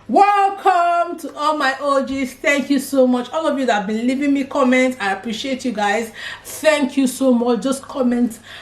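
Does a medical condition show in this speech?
No.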